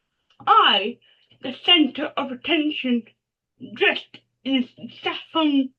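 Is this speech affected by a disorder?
Yes: cerebral palsy; mild form; speech possibly hard to understand.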